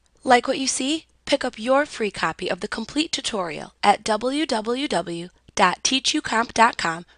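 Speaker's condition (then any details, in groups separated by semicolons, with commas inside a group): No condition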